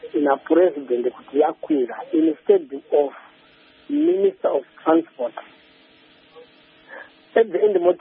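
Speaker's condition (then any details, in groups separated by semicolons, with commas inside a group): No condition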